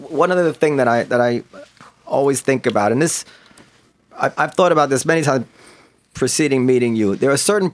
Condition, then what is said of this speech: No condition.